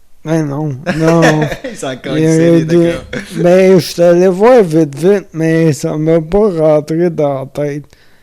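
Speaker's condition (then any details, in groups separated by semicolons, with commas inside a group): Amyotrophic lateral sclerosis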